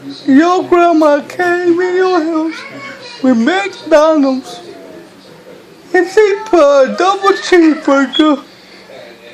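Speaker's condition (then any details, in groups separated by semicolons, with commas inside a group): Cerebral palsy; speech hard to understand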